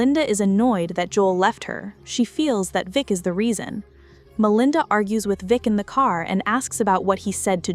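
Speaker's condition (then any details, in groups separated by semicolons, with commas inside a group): No condition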